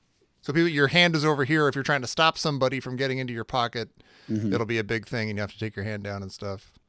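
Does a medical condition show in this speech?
No.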